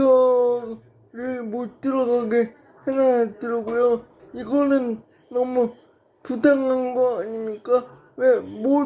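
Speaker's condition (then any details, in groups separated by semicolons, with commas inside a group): Brain lesion disability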